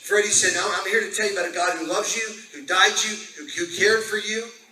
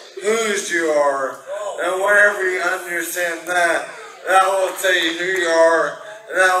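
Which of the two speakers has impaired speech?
The second: brain injury; caused by car wreck; after recovery from car wreck; once unable to speak or breathe, now recovered.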